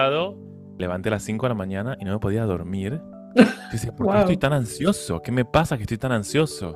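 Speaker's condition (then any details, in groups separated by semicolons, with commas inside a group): No condition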